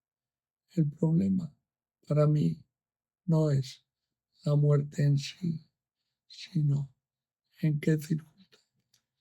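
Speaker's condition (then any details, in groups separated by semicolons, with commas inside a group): Amyotrophic lateral sclerosis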